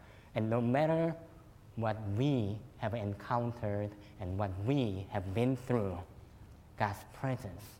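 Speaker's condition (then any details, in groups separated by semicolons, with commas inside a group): Cleft lip and palate; could not suck breast milk as newborn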